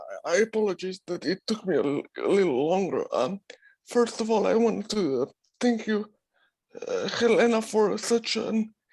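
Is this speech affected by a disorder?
Yes: cerebral palsy.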